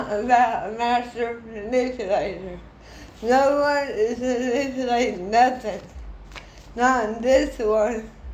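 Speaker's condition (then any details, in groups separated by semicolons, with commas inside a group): Throat cancer radiation damage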